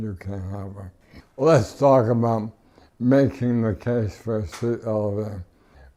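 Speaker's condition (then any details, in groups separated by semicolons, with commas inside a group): ALS; power wheelchair, no tracheostomy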